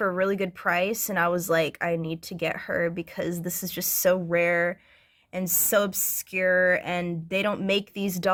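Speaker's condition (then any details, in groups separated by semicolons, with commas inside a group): No condition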